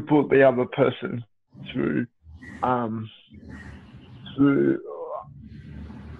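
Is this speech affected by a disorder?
Yes: cerebral palsy.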